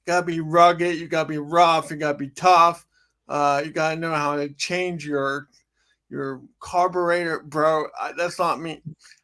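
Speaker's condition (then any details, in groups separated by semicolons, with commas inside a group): Cerebral palsy; from birth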